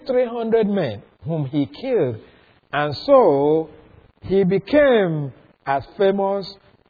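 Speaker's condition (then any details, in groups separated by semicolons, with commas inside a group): No condition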